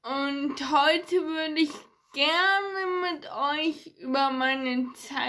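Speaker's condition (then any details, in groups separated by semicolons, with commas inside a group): Ataxia; ataxia affecting hands and fingers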